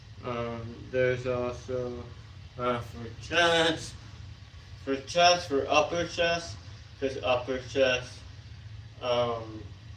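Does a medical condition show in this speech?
Yes: tongue cancer surgery.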